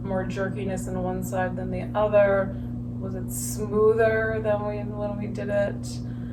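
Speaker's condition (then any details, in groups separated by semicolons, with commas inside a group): No condition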